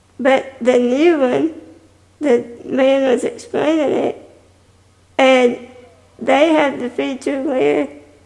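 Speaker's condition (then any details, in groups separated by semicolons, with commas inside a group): Spinal muscular atrophy type 2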